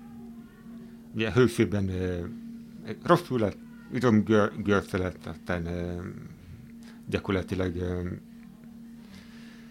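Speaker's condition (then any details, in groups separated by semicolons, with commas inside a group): Hearing impairment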